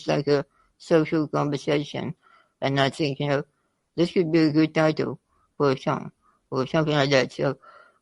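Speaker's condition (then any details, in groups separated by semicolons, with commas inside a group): Spinal muscular atrophy type 2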